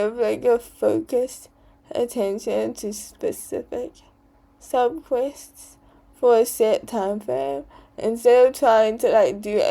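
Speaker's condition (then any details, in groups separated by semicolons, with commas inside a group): Cerebral palsy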